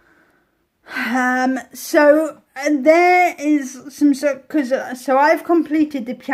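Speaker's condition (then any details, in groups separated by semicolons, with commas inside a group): Cerebral palsy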